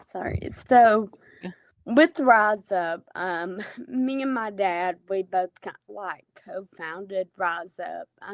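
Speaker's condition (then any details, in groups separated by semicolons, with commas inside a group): Friedreich's ataxia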